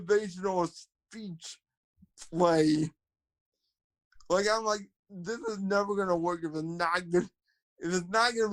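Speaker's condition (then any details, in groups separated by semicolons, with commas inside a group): Cerebral palsy, spastic quadriplegia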